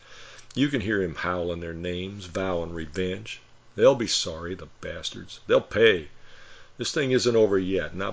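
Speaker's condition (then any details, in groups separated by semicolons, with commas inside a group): No condition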